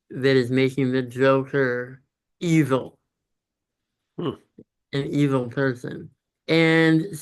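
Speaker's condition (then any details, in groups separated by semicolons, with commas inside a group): Congenital muscular dystrophy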